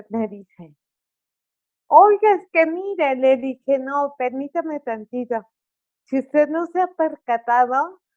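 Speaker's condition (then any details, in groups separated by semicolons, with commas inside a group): Cerebral palsy; articulation affected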